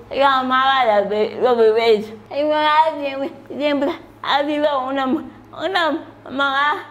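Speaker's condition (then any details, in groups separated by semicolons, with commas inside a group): Cerebral palsy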